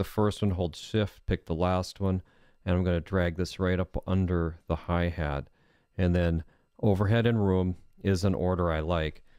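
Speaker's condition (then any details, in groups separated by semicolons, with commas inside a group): No condition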